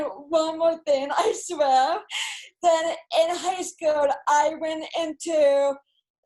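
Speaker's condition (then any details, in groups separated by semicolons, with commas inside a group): Cerebral palsy; speech therapy throughout childhood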